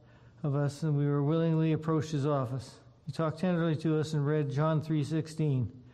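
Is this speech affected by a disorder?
Yes: Parkinson's disease; damaged brain area no longer produces dopamine, memory and balance difficulties.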